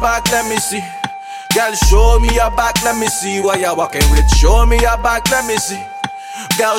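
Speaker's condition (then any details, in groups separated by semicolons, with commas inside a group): No condition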